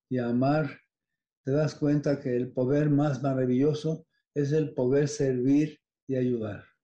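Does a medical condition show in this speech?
Yes: Parkinson's disease; body rigidity.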